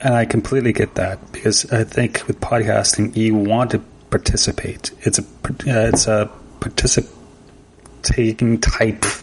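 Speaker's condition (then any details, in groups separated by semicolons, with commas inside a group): Stutter and slurred speech; speech impediment since childhood; sometimes stutters, sometimes slurs words, butchers unfamiliar names, frequent filler 'so'; repeated sounds, blocks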